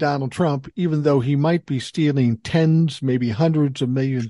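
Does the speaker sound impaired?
No.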